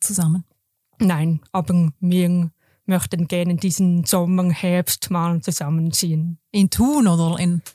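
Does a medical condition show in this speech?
Yes: deafness; congenital profound hearing loss to deafness, detected at age one in hospital, later cochlear implant; wears hearing aids or cochlear implants with magnetic coil, can hear music, learning sign language; raised oral, intensive hearing and speech therapy, lip reading, felt therapist's vibrations to learn sounds.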